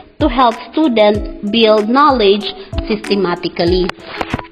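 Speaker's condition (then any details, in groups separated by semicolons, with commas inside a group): No condition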